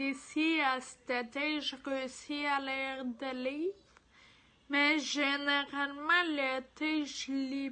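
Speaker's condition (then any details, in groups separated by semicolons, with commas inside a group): Ataxia; degenerative; physiotherapy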